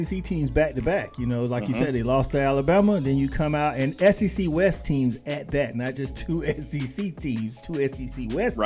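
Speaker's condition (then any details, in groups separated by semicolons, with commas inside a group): No condition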